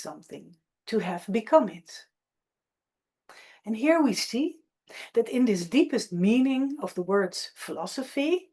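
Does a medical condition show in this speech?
No.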